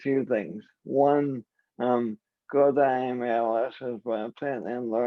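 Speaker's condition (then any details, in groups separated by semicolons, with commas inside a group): ALS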